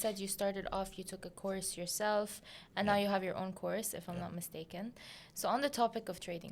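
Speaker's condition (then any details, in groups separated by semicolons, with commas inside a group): No condition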